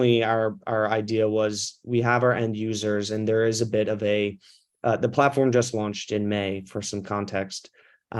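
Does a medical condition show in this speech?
No.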